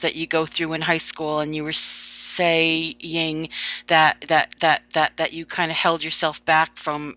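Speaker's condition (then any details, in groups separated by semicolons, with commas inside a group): Stuttering; stuttering since age five, covert for most of life after early criticism from father and teacher; still stutters; hid stuttering, avoided speaking situations, did not speak up in class; repeated sounds, prolonged sounds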